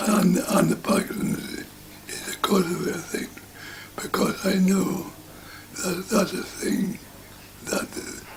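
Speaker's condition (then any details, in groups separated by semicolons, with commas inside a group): Parkinson's disease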